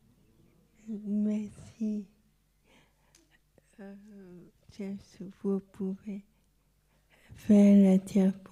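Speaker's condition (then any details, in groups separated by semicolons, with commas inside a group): Locked-in syndrome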